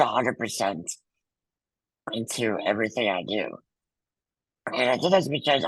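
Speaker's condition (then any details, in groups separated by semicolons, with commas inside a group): Muscular dystrophy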